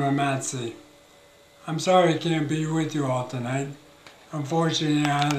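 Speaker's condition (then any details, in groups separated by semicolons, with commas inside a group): ALS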